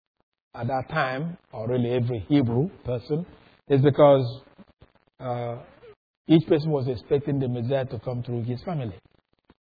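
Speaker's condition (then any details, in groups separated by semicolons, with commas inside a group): No condition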